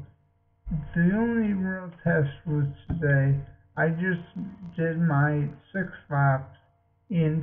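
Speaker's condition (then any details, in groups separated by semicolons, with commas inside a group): Multiple sclerosis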